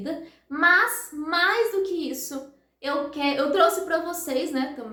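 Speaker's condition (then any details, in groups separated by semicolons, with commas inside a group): No condition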